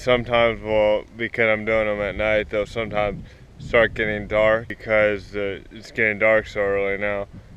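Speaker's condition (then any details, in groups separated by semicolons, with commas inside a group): Cerebral palsy; spastic, affects walking and legs; own stretching and walking routine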